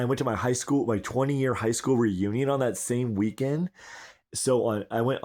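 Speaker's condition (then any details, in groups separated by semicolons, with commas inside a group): No condition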